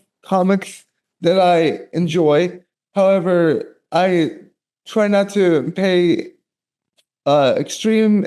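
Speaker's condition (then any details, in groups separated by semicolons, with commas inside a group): Cerebral palsy; all four limbs, wheelchair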